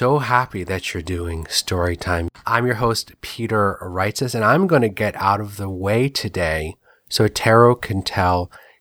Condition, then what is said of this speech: No condition.